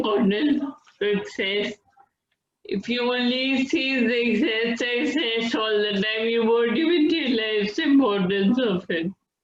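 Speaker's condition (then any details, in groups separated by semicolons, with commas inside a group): Friedreich's ataxia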